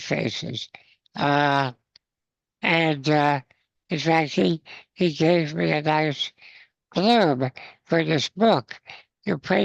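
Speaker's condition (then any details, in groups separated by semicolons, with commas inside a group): Spinal muscular atrophy; congenital, progressive weakness, never walked, wheelchair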